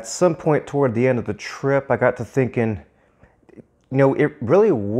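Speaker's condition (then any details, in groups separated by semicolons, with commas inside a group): No condition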